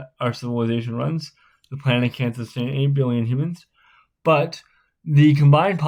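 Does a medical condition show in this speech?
Yes: spastic cerebral palsy.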